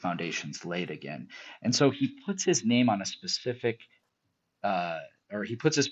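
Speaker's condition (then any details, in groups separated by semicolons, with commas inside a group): No condition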